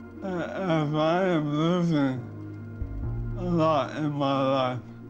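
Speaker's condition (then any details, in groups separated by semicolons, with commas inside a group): ALS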